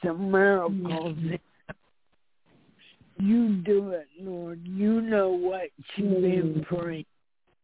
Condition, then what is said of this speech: Stroke. Yes, and I hear the change in her voice.